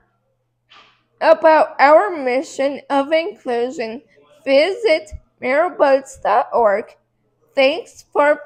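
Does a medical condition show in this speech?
Yes: cerebral palsy; affects muscles.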